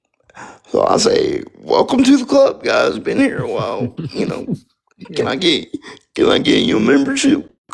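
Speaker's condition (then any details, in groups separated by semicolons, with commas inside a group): Spastic quadriplegic cerebral palsy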